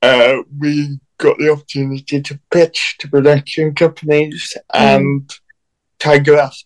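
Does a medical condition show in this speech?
Yes: cerebral palsy; different form from co-guest Bradleigh's.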